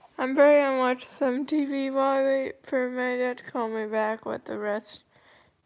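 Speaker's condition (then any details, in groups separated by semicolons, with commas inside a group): Cerebral palsy, mild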